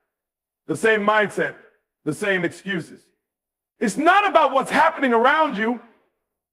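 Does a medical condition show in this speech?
No.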